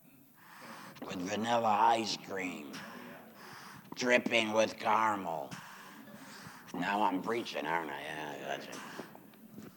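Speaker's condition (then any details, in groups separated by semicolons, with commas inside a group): Laryngectomy; chemo and radiation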